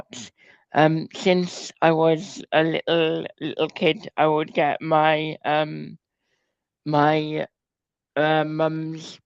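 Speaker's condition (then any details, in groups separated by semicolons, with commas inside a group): Cerebral palsy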